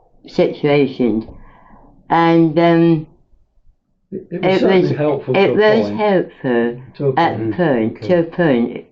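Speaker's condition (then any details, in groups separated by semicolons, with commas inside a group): Mouth cancer after operations; radiotherapy damaged tongue and bone, tracheotomy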